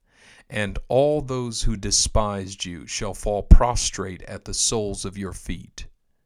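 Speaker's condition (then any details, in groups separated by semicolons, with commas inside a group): No condition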